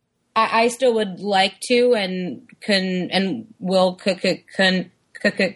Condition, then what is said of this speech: Stuttering. My stuttering has been out of control.